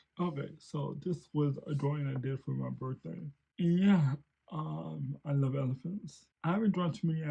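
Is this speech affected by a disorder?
Yes: cerebral palsy; since birth.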